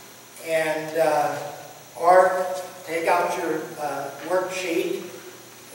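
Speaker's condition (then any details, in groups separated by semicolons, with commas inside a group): No condition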